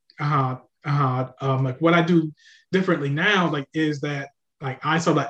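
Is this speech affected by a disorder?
Yes: stutter; stutter linked to childhood trauma at age 9 after brother killed a man, took 25 years to get help; ongoing, almost 40 years after onset; listeners often jump in after every other word, frequent fillers like 'like', 'actually', 'sort of'; here repeated sounds.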